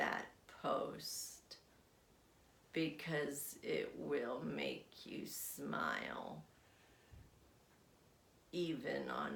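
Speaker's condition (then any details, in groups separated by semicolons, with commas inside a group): Essential tremor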